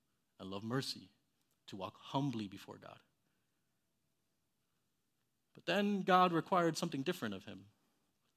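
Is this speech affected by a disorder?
No.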